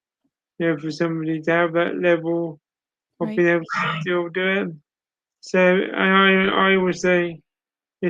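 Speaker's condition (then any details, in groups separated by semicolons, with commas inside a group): Cerebral palsy; speech impairment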